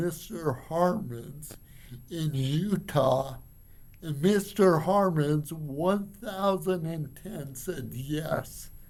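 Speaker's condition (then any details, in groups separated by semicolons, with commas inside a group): Cerebral palsy; from birth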